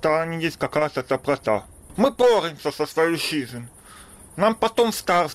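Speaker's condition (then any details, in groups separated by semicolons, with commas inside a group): Deafness; congenital deafness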